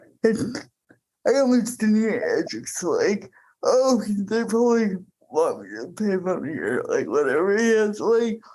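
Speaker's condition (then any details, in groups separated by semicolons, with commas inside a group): Cerebral palsy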